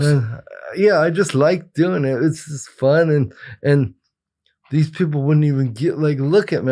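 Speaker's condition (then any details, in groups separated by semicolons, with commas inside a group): Cerebral palsy; present from birth; plays soccer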